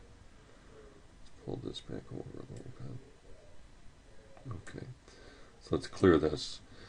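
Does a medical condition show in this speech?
No.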